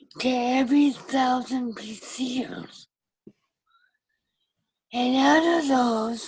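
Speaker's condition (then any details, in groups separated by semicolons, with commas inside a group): Cerebral palsy with ataxia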